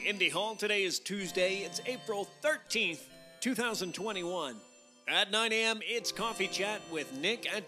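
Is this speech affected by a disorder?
No.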